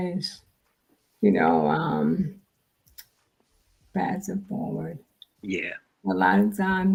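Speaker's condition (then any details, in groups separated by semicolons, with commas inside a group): Multiple sclerosis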